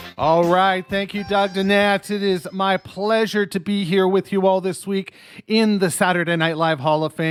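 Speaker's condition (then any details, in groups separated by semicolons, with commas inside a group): No condition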